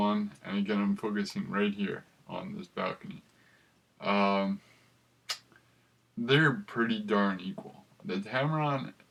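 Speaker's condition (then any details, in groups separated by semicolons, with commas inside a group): Cerebral palsy; affects gait and walking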